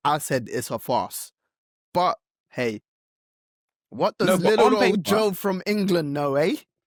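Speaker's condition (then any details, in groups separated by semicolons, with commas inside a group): No condition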